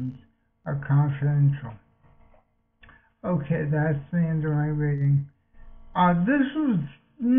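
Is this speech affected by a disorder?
Yes: multiple sclerosis.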